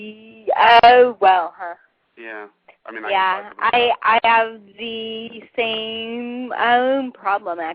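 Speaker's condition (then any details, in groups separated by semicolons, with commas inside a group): Cerebral palsy; stutters from speech muscle spasms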